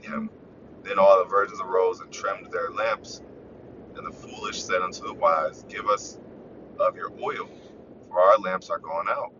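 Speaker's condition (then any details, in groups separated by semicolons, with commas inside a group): No condition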